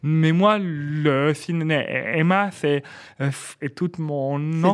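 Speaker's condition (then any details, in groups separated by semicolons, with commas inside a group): Stuttering; stuttering since age 4, first misdiagnosed as Gilles de la Tourette, cause hypothesized as several traumas; prolonged sounds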